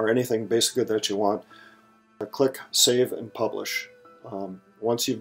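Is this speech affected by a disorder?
No.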